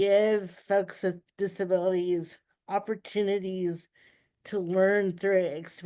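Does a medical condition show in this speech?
Yes: cerebral palsy; uses power wheelchair.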